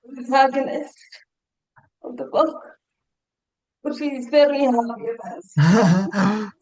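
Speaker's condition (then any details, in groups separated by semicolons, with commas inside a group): Cerebral palsy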